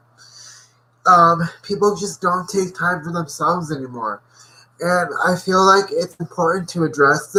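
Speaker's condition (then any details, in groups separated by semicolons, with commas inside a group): Cerebral palsy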